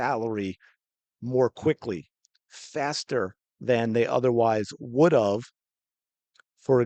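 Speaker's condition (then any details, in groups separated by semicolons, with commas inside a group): No condition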